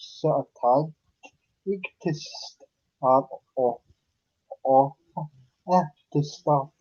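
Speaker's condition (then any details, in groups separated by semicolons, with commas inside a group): Cerebral palsy; unable to walk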